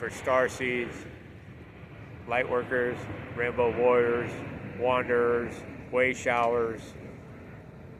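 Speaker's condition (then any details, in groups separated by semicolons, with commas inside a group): No condition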